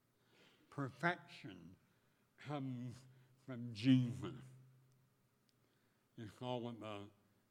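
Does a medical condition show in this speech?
Yes: speech impediment; could not speak or chew in childhood, first operation in North Dakota, 17 surgeries, 6 years of therapy; speaks publicly with new voice as motivational speaker; taught tongue movement at 12, voicing with clothespin on nose, mirror under lips, impediment recognizable on radio.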